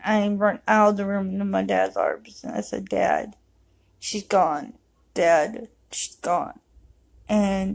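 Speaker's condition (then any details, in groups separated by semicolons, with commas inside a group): Cerebral palsy; affects walking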